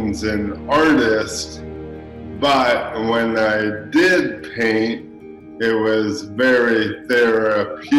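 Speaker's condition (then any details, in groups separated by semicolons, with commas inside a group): ALS; recently diagnosed, changing; clear before diagnosis, speech since changed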